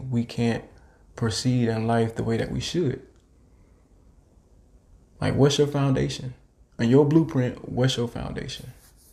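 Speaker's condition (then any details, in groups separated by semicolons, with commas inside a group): No condition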